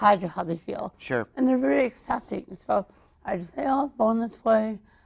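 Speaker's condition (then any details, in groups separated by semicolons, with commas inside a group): Cerebral palsy, mild; speech sounds atypical, had early speech therapy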